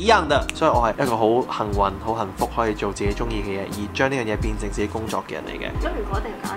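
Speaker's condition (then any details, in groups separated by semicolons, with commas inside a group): No condition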